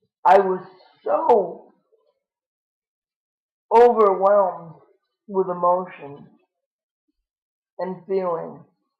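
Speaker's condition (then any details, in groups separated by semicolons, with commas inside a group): Cerebral palsy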